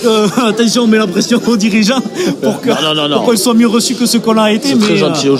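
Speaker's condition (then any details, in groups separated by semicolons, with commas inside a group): No condition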